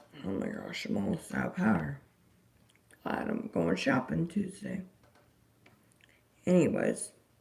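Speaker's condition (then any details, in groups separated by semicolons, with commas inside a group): Disability causing slurred speech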